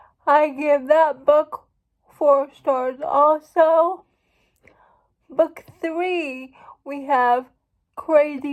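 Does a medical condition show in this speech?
Yes: cerebral palsy; uses wheelchair.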